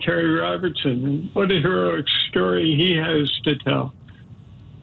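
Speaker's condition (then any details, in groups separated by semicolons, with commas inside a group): Parkinson's disease; onset at age 52, underwent deep brain stimulation, heavy medication doses caused dyskinesia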